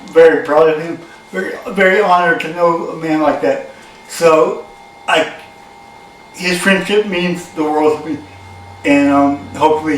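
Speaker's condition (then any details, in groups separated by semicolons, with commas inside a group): Cerebral palsy; from birth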